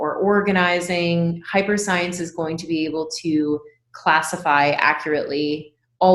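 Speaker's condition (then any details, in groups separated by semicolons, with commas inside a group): No condition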